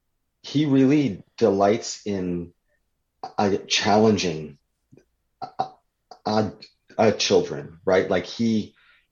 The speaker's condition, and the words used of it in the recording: Stuttering. So because I think I can feel them, and how they operate and how they come to fruition all throughout my body.